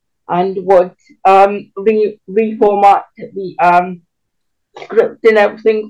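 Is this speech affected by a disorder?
Yes: cerebral palsy; can walk but with limits.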